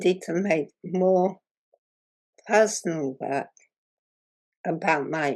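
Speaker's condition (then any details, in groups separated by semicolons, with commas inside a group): Muscular dystrophy; progressive muscle wasting; diagnosed about age 6, gradual strength loss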